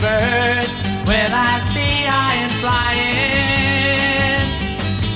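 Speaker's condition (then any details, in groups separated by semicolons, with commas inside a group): No condition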